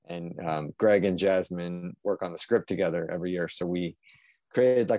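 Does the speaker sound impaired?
No.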